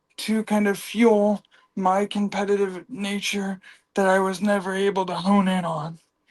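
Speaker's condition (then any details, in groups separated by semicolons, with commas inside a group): Cerebral palsy; from birth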